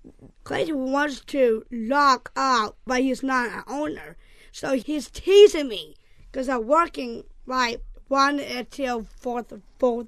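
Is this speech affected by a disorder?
Yes: Down syndrome; from birth.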